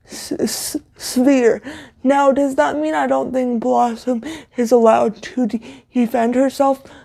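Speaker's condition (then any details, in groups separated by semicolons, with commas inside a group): Cerebral palsy, severe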